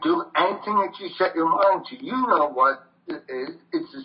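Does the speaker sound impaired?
Yes: voice box damage from tracheostomy; brain injury from smoke inhalation, carbon monoxide poisoning, voice box damaged by medic's trach tube; about 30 to 32 years since injury, cannot write, lost fine motor skills; cannot sing as before, ongoing voice challenge.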